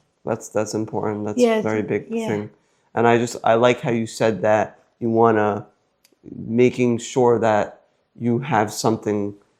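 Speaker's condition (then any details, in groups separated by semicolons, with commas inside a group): No condition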